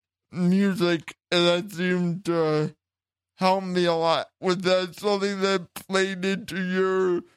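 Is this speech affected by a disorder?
Yes: cerebral palsy; since childhood, wheelchair user, chair lifted onto stage by four men.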